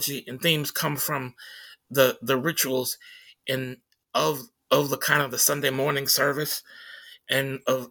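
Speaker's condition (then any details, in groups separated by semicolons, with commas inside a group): Stutter; stuttering during this interview; stuttering during conversation; repeated sounds, repeated words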